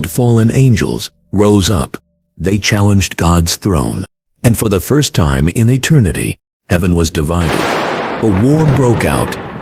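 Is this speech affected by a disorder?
No.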